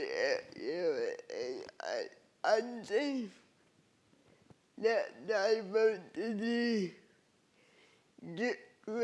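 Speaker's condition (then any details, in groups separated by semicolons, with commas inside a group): Cerebral palsy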